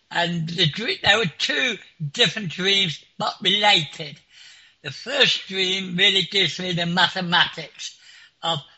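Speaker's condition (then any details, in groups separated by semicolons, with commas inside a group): Clinically deaf; clinically deaf since school age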